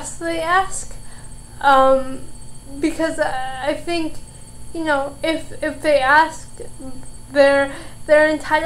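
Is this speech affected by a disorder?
Yes: cerebral palsy, mild.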